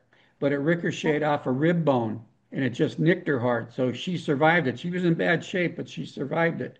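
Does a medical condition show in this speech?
No.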